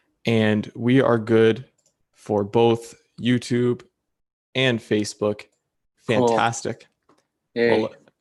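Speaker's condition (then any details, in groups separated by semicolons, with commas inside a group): No condition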